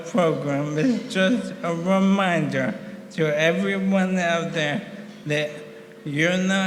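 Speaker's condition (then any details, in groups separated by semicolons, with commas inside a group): ALS; about 1.5 years since diagnosis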